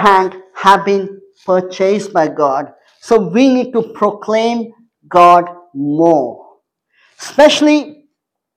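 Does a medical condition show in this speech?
Yes: cleft palate; congenital cleft palate.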